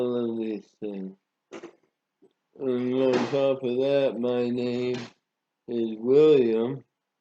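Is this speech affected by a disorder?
Yes: Parkinson's disease.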